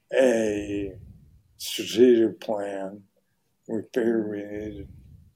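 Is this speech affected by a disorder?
Yes: ALS; voice very hoarse.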